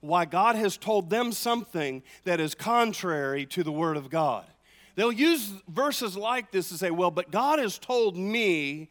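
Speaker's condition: No condition

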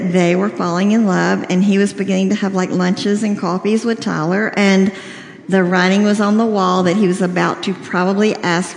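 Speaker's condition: Cleft lip and palate, severe

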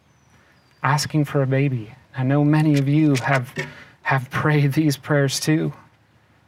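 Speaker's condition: No condition

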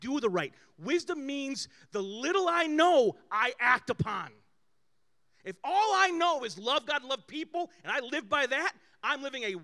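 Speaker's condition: No condition

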